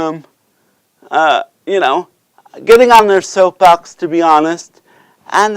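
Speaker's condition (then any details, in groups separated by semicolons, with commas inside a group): Cerebral palsy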